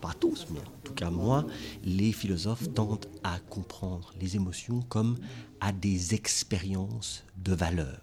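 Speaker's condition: No condition

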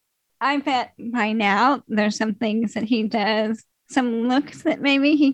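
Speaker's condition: ALS; described as dying, no cure; still able to swallow and eat without choking, feeding tube not yet used

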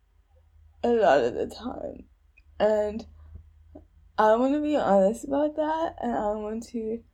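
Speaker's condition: Cerebral palsy; age 29

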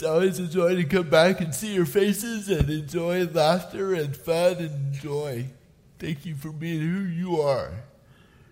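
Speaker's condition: Cerebral palsy; diagnosed age five

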